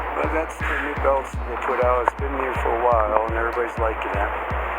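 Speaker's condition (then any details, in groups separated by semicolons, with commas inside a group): No condition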